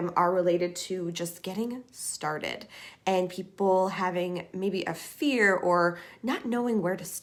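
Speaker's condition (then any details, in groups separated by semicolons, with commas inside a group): No condition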